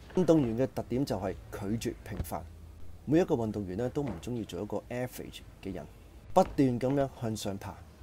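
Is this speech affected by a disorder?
No.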